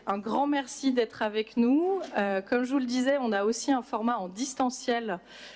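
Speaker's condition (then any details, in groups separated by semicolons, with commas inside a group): No condition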